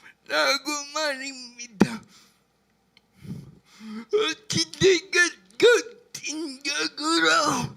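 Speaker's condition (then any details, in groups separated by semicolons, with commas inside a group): Brain lesion disability grade 1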